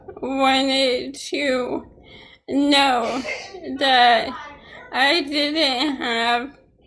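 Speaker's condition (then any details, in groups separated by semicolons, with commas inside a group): ALS, sporadic; many years since delayed diagnosis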